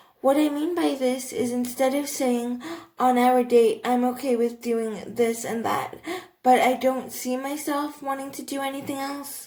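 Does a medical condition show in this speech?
Yes: cerebral palsy, athetoid.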